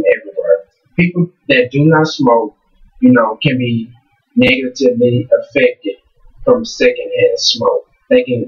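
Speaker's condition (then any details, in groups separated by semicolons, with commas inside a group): No condition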